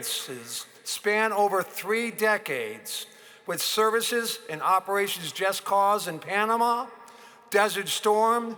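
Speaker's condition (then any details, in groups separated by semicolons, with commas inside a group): No condition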